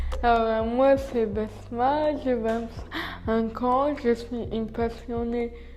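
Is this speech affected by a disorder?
Yes: cerebral palsy; from birth, uses wheelchair.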